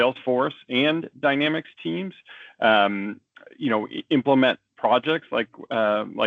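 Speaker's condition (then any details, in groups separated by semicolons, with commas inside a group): No condition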